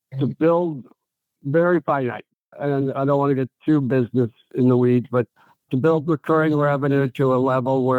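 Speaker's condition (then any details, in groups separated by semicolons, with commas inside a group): ALS; onset right arm, then left arm, legs, quadriplegic, prior neck surgeries; nearly five years since diagnosis, slow progression, eye-controlled wheelchair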